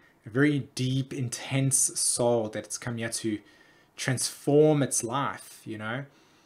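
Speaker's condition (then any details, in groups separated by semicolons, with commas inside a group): No condition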